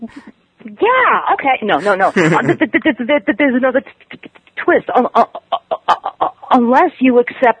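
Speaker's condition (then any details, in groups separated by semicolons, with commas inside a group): Stuttering; stuttering at ages 10 to 15; ongoing stuttering, attends NSA stuttering conferences; stays with stutter rather than changing words, speech tools mentally exhausting, hard to focus on message; repeated sounds, repeated words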